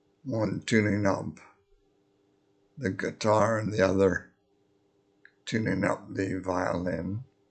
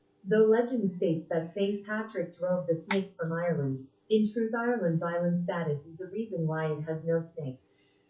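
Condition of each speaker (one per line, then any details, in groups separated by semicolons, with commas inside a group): Multiple sclerosis
No condition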